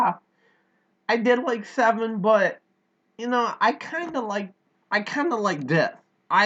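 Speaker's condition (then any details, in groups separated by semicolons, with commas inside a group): Cerebral palsy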